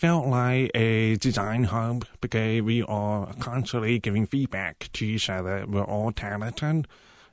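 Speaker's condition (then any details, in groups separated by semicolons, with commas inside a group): Profound deafness; cochlear implants received at age 18, interpreter used on Project Runway; uses cochlear implants, now hears sounds such as rain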